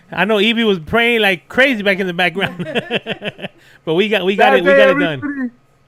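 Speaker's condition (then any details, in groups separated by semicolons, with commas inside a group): No condition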